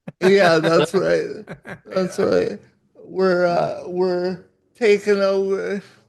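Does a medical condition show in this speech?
Yes: cerebral palsy.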